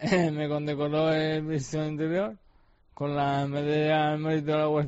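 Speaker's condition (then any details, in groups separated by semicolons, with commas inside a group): ALS; facial and mouth muscles affected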